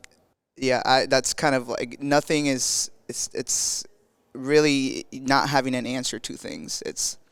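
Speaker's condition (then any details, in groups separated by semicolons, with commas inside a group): No condition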